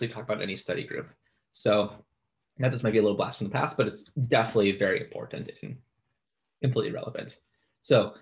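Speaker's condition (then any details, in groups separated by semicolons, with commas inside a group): No condition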